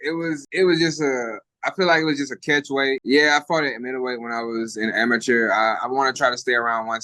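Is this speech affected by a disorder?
No.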